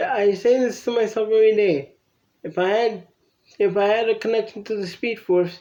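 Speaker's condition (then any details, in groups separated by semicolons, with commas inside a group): Cerebral palsy; from birth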